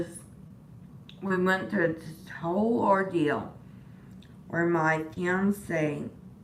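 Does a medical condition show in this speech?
Yes: disability causing slurred speech.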